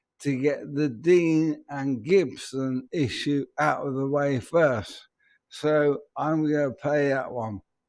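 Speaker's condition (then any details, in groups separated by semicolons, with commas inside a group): ALS; voice may sound peculiar, bites tongue and mouth in sleep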